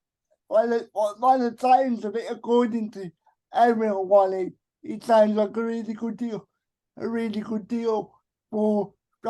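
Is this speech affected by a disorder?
Yes: cerebral palsy.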